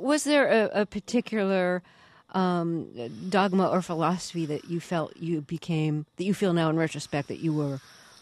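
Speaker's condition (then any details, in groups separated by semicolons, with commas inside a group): No condition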